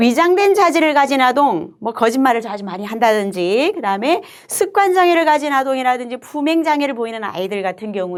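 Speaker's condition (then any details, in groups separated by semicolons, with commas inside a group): No condition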